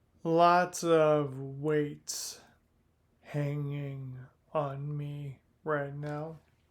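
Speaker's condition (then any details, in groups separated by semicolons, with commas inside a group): Primary lateral sclerosis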